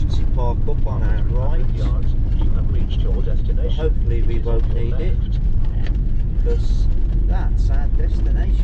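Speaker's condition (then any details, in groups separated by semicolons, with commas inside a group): No condition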